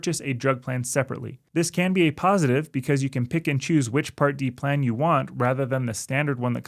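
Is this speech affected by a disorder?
No.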